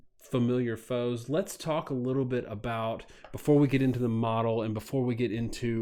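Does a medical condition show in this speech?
No.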